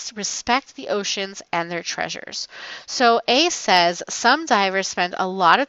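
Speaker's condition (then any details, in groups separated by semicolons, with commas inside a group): No condition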